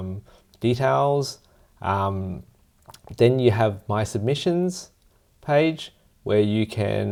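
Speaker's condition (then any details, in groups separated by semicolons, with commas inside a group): No condition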